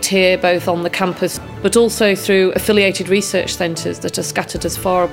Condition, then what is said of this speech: No condition.